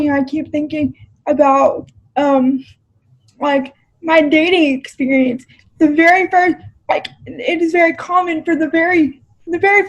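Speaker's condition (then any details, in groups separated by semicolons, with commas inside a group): Cerebral palsy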